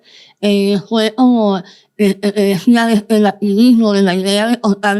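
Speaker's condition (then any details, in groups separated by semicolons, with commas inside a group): Moebius syndrome, congenital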